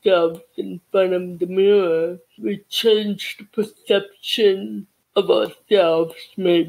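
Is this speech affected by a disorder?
Yes: cerebral palsy; childhood speech therapy.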